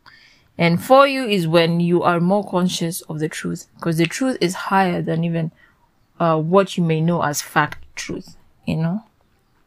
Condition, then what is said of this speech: No condition.